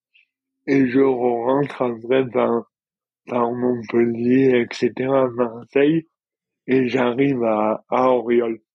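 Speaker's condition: Dystonia; rare neurological dystonia, onset in childhood

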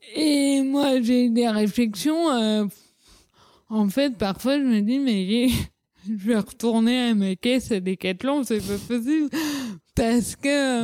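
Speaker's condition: Cerebral palsy; childhood speech

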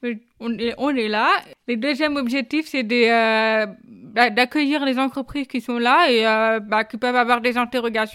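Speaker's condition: Bilateral congenital deafness, bilateral, profound on one side

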